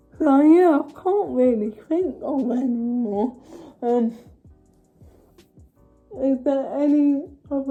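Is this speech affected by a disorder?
Yes: cerebral palsy.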